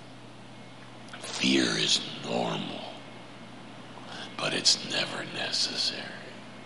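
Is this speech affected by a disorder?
Yes: laryngeal cancer; vocal cord cancer, prior chemo and radiation, 35 treatments over about seven weeks; deep raspy 'Batman voice', much weaker than before, prosthesis speech planned after laryngectomy.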